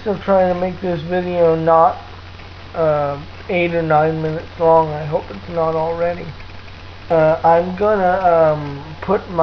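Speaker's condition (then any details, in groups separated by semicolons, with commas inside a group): Cerebral palsy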